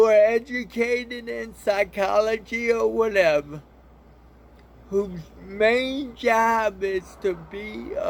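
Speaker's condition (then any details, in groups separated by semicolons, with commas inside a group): Cerebral palsy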